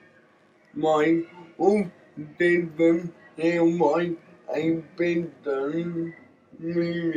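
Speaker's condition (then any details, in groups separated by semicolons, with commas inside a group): Cerebral palsy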